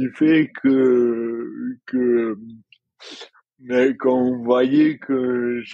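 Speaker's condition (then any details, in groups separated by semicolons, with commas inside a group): Dystonia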